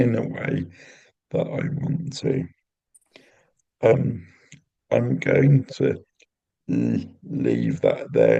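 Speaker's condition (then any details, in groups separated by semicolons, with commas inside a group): Cerebral palsy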